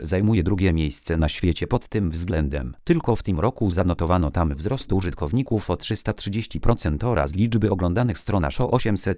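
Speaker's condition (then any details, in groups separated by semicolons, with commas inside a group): No condition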